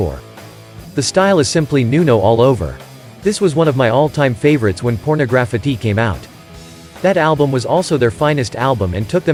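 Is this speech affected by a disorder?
No.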